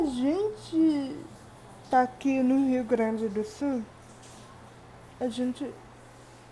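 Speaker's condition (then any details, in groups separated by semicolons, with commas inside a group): Cerebral palsy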